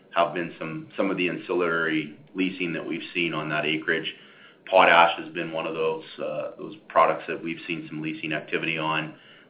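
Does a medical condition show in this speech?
No.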